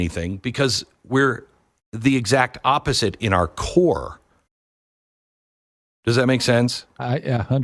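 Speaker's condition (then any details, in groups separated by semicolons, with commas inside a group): No condition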